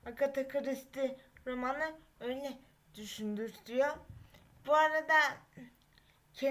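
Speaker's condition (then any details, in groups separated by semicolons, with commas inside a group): Cerebral palsy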